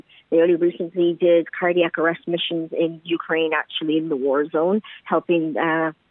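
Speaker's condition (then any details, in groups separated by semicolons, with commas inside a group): Cleft palate; congenital cleft palate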